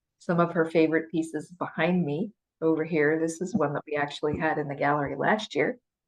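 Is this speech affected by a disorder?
No.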